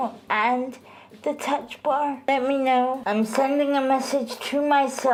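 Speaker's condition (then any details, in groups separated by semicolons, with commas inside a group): Cerebral palsy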